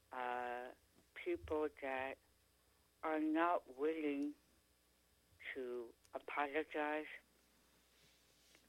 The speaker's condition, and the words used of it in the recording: Tongue cancer surgery. Today I'm speaking, which, and pretty clearly also, I'm able